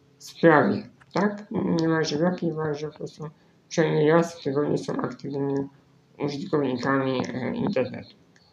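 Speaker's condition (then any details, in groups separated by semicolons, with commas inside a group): Spinal muscular atrophy; right-click via two keys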